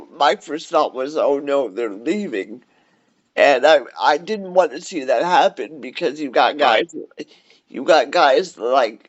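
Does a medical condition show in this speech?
Yes: cerebral palsy; cerebral palsy, wheelchair.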